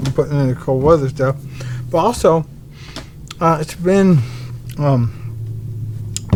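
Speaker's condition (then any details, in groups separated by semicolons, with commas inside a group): ALS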